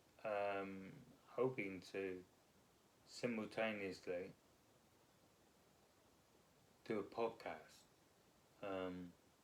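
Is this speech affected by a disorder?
Yes: multiple sclerosis.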